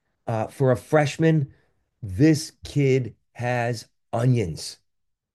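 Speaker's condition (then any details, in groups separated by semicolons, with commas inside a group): No condition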